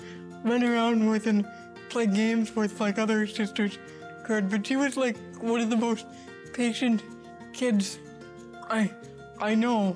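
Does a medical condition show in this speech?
Yes: cerebral palsy.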